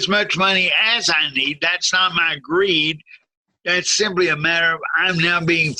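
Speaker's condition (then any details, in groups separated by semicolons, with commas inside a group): Cerebral palsy; from birth, quadriplegic, lifelong wheelchair user; severe, wheelchair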